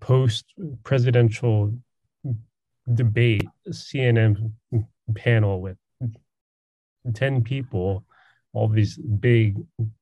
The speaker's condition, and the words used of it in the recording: Stuttering. Because the way that I am communicating right now is obviously just fluent. There are blocks and repetitions and pauses, but it's much